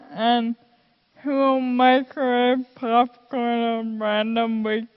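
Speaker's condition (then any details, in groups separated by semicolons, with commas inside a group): Friedreich's ataxia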